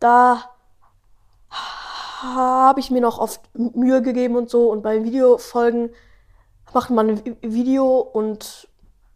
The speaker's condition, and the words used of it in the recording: Stuttering. Aber bei Melodien, äh, äh wenn ich singe, dann stotter ich gar nicht.